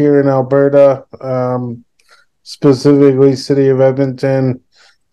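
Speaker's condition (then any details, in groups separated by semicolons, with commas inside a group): Cerebral palsy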